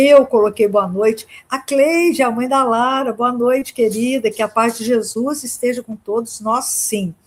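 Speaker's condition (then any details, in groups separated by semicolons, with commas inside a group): No condition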